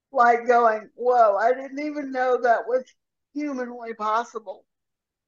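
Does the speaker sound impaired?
Yes: cerebral palsy; from birth, instability causing trips, severe rotator cuff tear, formerly monthly falls needing engine 6 lift assists; steel mace and steel club training, walking while pushing grocery cart.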